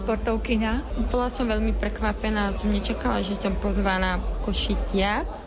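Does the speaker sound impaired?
Yes: deafness; born hearing, near-total hearing loss in early childhood, caused by medicines given as treatment.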